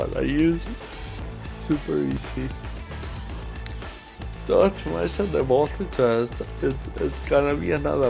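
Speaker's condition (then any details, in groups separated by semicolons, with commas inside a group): Cerebral palsy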